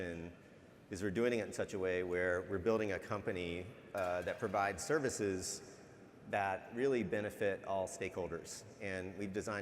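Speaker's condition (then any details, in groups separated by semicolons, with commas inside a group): No condition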